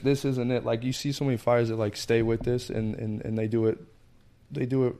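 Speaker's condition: No condition

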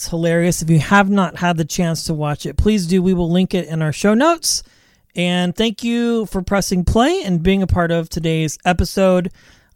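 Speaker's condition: No condition

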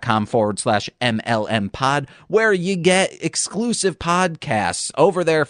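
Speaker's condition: No condition

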